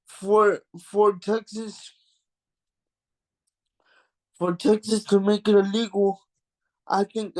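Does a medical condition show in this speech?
Yes: cerebral palsy; mild.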